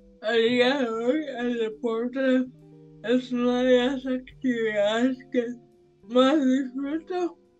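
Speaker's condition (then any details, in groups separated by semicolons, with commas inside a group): Severe brain injury; birth brain injury from oxygen loss, cerebral palsy; major improvement after seven-year intensive program, still exercises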